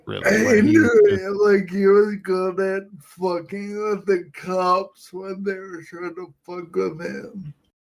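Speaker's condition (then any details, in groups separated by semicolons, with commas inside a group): Friedreich's ataxia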